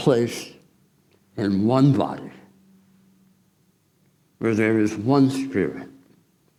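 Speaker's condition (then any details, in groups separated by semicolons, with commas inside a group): Tongue cancer surgery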